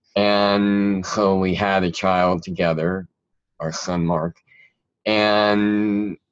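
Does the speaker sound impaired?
Yes: cleft palate; present since childhood.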